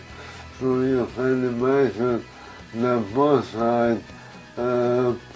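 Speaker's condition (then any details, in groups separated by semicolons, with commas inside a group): Motor neurone disease; bulbar onset, jaw and speech problems first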